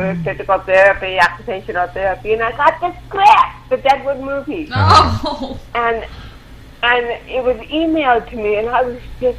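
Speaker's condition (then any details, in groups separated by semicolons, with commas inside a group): Cerebral palsy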